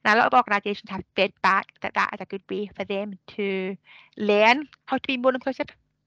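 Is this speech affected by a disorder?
Yes: deafness; many years of speech therapy to learn to talk, no sign language; speech sometimes affected.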